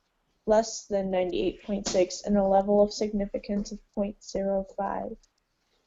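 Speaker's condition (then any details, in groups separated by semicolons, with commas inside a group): No condition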